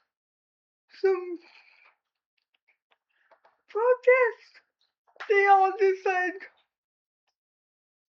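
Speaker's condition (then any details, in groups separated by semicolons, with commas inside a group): Cerebral palsy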